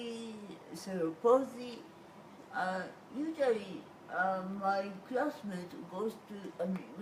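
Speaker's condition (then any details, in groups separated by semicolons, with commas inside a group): Cerebral palsy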